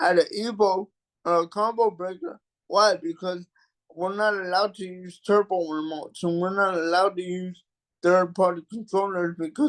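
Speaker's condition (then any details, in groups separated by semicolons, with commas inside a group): Cerebral palsy; mild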